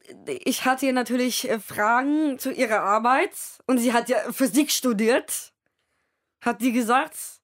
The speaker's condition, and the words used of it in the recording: Down syndrome. Ich habe mir die Frage erstmal aufgeschrieben und dann habe ich konnte ja nicht so gut frei sprechen und deswegen habe ich ja abgelesen.